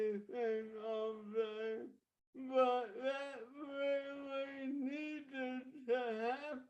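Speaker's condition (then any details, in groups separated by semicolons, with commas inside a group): Traumatic brain injury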